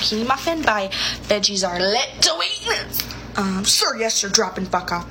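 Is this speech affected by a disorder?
Yes: Tourette's; holding tics in burns, can lead to tic attack; frequent vocal tics in clip, worse when overwhelmed or in grocery store; speech interrupted by vocal tics, oof, achoo sneezing, fuck off, insults.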